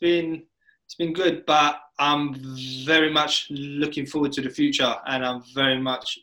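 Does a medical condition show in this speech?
Yes: stutter; stutter from very young age, persisting into adolescence and adulthood, weekly traditional speech therapy, therapist advised slowing down; currently working on speech, has attended a couple of Toastmasters meetings; here prolonged sounds.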